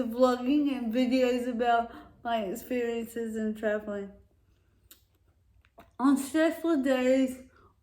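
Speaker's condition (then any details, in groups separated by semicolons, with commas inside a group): Cerebral palsy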